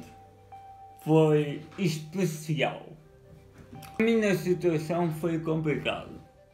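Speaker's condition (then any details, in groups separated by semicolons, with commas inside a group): Cerebral palsy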